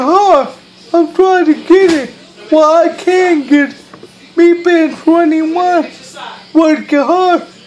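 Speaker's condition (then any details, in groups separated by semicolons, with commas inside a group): Cerebral palsy; speech hard to understand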